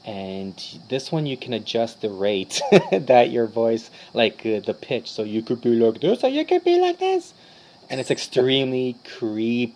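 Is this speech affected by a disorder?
Yes: stuttering; stutter since early childhood; stutters less while recording, more with recorder off or own voice muffled, stutters on 'animation'; here prolonged sounds.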